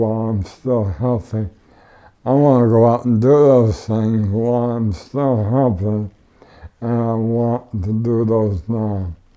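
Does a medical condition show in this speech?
Yes: ALS; power wheelchair, no tracheostomy.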